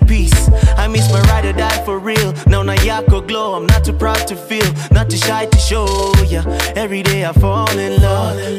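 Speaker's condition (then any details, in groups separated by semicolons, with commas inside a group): No condition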